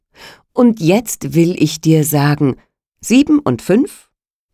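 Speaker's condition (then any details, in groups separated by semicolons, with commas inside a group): No condition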